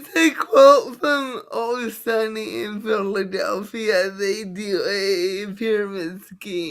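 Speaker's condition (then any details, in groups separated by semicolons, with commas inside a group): Cerebral palsy; from birth, affects walking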